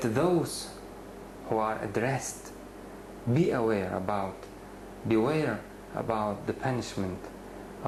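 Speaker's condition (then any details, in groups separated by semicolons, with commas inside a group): No condition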